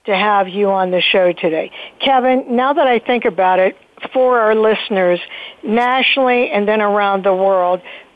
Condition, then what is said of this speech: No condition.